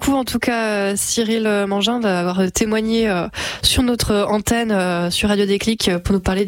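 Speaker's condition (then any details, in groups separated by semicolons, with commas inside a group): No condition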